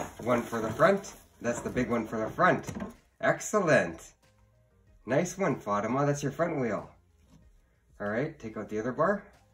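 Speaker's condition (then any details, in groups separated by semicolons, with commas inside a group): No condition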